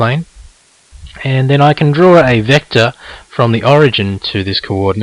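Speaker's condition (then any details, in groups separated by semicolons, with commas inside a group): No condition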